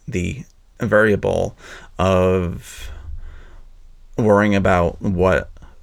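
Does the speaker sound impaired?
Yes: stuttering; wants more comfort with own stutter, plans daily mindfulness, positive affirmations, speaking with new people; stuttered on purpose during recording; including when teaching; here prolonged sounds, blocks.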